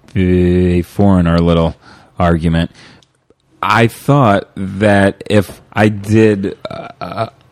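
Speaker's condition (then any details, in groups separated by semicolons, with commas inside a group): Stuttering; past voluntary stuttering, disclosure and open stuttering, later trying to work on overt stuttering; still stutters at times, still has a hard time at times; earlier stuttered openly without modification tools; prolonged sounds, blocks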